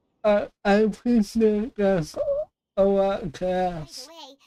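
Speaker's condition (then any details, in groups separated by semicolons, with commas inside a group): Cerebral palsy; affects voice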